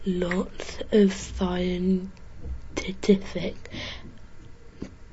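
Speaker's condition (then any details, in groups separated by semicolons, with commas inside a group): Stammer; childhood stammering, attended small stammering therapy group; attended two-week course in London on coping with stammer; repeated sounds, blocks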